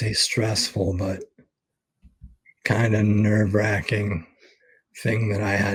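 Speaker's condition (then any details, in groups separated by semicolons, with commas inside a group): ALS; expects to lose voice very soon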